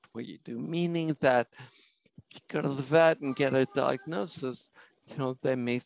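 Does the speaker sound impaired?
Yes: spinocerebellar ataxia; symptoms for over 40 years, no definitive treatment, self-experimenting on own symptoms.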